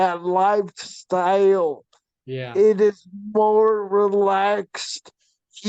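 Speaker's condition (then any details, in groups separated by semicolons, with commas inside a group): Vp shunt failure, brain pressure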